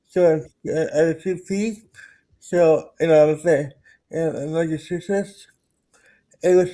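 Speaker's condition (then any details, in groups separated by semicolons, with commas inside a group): Cerebral palsy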